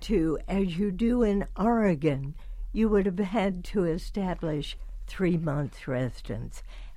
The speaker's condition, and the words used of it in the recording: Spasmodic dysphonia. But thankfully, listeners have stayed with me all these years despite not having your smooth, dulcet tones.